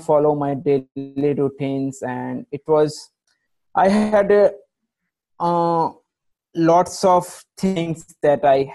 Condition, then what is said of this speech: Stuttering. So literally after a couple of 2 or 3 months later on, I started to feel change on my speech.